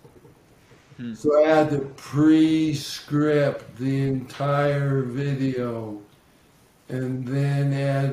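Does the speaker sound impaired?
Yes: ALS; ongoing, currently battling disease; slurred speech, losing voice, still heard loud and clear.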